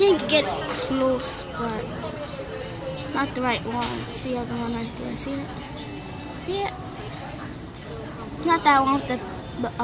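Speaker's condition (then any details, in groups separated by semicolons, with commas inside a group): No condition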